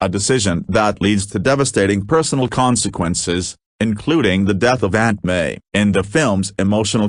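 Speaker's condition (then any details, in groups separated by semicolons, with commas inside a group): No condition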